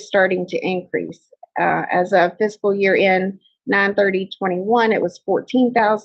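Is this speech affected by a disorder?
No.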